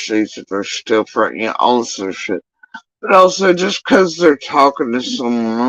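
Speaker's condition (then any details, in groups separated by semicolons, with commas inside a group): Facial paralysis after surgery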